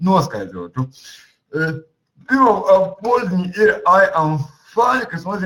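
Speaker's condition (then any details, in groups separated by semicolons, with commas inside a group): Cerebral palsy; since birth; speech not very clear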